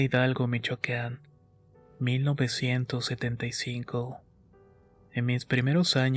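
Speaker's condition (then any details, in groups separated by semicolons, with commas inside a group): No condition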